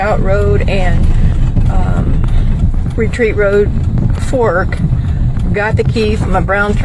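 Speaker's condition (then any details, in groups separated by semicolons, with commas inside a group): No condition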